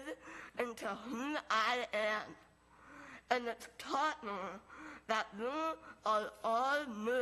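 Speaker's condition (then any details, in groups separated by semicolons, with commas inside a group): Moebius syndrome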